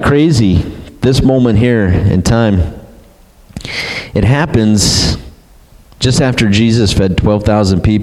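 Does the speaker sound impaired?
No.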